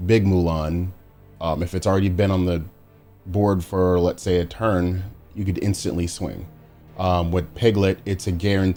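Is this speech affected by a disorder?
No.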